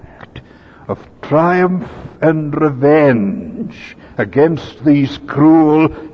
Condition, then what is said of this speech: None; typical speech.